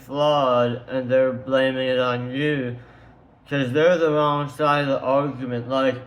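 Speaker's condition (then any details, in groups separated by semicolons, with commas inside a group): Tongue cancer surgery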